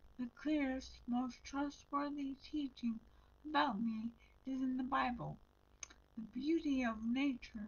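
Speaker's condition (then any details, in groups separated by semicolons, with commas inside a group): Brain injury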